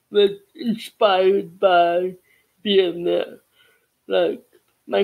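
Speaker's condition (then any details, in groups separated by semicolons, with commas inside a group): Cerebral palsy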